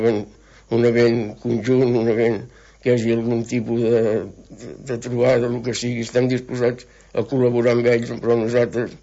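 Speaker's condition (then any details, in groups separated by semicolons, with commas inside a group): Parkinson's disease; brain stops making dopamine affecting psychomotor function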